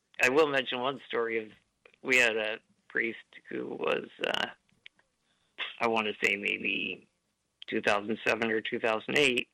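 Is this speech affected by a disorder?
Yes: Duchenne muscular dystrophy; Duchenne muscular dystrophy diagnosed at age 3, power chair since about age 10; uses ventilator to breathe; ventilator may be audible, speech cadence slightly different but works well.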